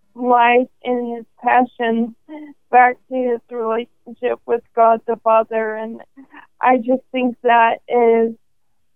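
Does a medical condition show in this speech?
Yes: ALS; probable category ALS, first symptoms noticed in hand, 18 months to diagnosis, diagnosed at 27.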